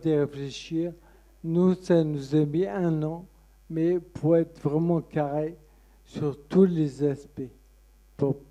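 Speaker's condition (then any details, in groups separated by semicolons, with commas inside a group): Friedreich's ataxia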